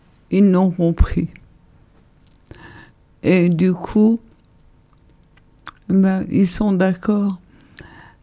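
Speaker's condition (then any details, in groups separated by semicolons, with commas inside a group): ALS (Charcot's disease); breathing difficulties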